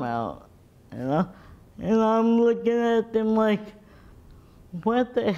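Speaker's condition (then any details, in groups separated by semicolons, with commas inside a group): Cerebral palsy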